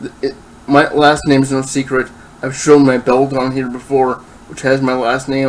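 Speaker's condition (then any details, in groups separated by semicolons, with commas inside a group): Cerebral palsy, spastic diplegia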